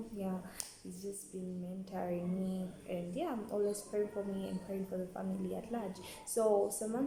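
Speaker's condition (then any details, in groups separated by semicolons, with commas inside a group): No condition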